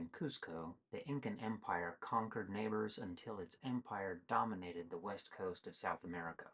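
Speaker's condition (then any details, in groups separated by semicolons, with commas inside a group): No condition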